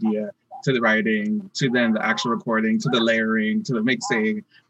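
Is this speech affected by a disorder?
No.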